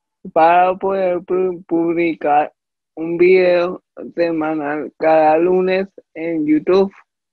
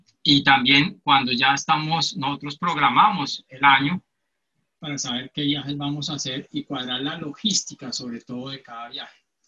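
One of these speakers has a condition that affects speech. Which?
The first: cerebral palsy; hypoxia after respiratory failure in infancy, wheelchair user.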